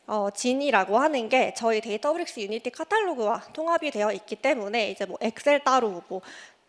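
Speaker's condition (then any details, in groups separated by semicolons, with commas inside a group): No condition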